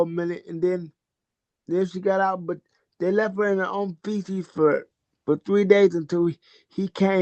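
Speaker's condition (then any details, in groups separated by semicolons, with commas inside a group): Cerebral palsy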